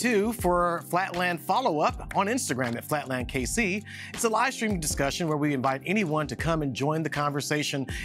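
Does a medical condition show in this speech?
No.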